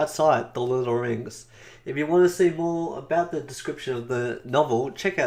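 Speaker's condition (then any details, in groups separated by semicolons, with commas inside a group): No condition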